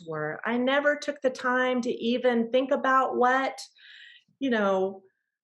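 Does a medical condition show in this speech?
No.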